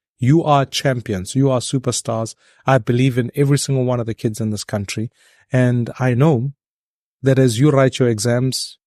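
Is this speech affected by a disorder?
No.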